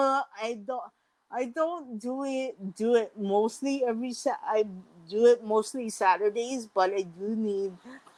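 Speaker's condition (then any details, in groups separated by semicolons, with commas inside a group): Mild cerebral palsy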